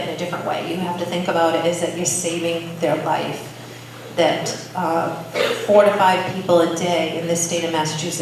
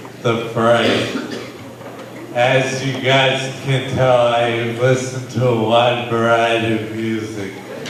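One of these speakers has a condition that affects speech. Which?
The second: brain injury; heroin overdose, impaired hand use; occupational, physical and speech therapy; breath runs short during sentences.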